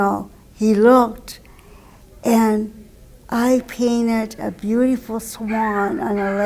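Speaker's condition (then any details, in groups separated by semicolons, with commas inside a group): Cerebral palsy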